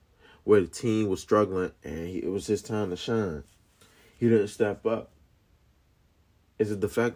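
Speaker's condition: No condition

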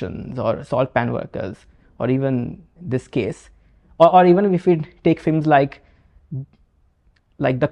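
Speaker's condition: Stammer; stammer since childhood, very quiet growing up; still stammers; repeated sounds, repeated words

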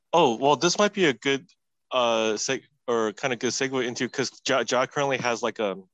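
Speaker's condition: No condition

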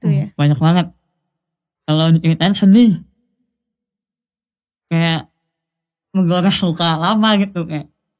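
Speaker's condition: Cleft lip (sumbing); voice affected

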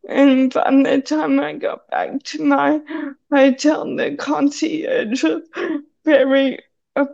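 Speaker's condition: Cerebral palsy; cerebral palsy affecting right side of body including right hand, needs hand to hold on steep stairs

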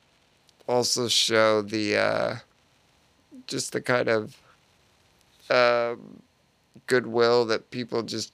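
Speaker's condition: Duchenne muscular dystrophy; adult stem cell therapy in Panama about 4 years ago, first person with Duchenne treated so; relies on breathing machine

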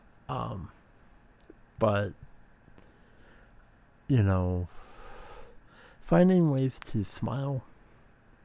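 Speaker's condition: Speech impediment

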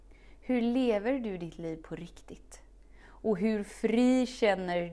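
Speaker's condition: No condition

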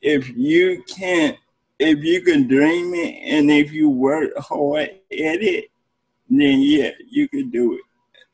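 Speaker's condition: Cerebral palsy; therapists involved in upbringing

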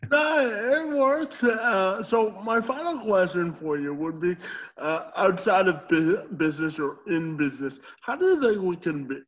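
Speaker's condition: Cerebral palsy; born about two months premature

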